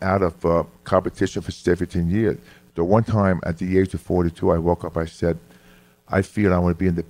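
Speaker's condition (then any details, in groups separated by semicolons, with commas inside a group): Hearing loss; left ear surgery about 5 years ago, no hearing aid in left ear now, hears much better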